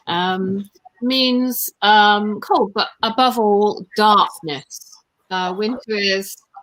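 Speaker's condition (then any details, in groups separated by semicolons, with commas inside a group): No condition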